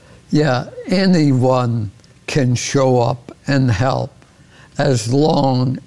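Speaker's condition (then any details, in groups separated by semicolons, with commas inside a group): ALS; beyond 11 years now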